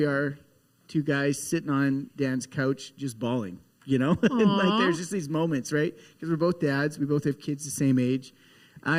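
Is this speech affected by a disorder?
No.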